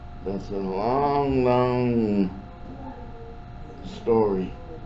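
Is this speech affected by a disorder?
Yes: cerebral palsy; from birth, wheelchair user.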